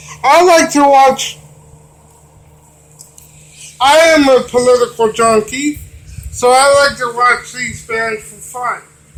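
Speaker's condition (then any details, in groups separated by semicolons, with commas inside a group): Cerebral palsy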